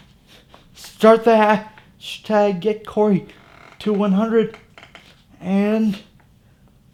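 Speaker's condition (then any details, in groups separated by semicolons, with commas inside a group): Cerebral palsy; from birth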